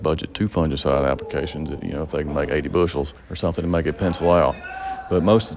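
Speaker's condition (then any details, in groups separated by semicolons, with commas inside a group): No condition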